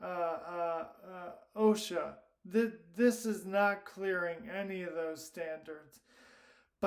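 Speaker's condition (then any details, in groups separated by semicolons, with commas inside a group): Primary lateral sclerosis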